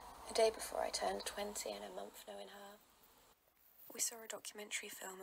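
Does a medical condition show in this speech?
No.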